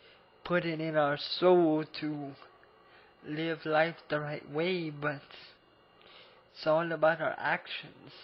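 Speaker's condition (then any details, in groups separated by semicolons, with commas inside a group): Cerebral palsy; birth brain injury, oxygen excess; abnormal voice, can barely talk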